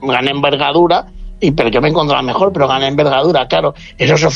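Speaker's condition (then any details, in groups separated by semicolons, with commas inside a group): No condition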